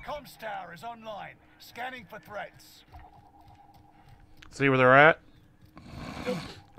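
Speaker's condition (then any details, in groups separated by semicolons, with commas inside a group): No condition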